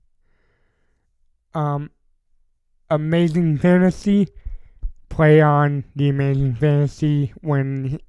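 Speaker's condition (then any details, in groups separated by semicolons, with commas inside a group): Cerebral palsy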